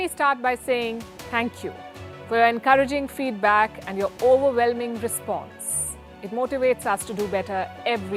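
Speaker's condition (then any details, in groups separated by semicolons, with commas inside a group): No condition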